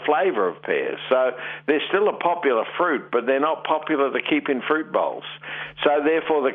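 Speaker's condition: No condition

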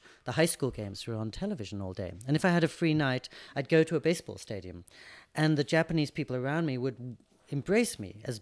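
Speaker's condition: No condition

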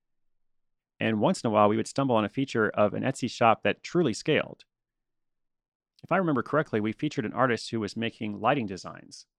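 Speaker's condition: No condition

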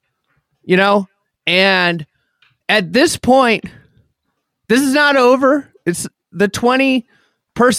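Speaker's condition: No condition

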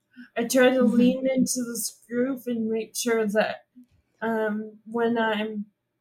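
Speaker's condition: ALS; young-onset ALS

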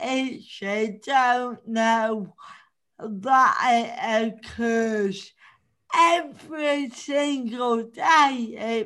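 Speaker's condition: Cerebral palsy; since childhood

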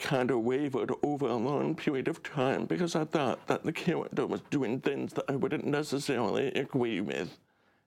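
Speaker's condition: Deaf; relies on subtitles rather than audio

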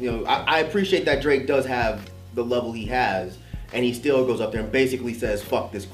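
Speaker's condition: No condition

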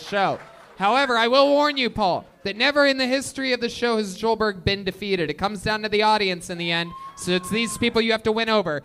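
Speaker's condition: No condition

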